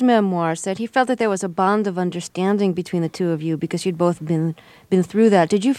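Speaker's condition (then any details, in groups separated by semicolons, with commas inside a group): No condition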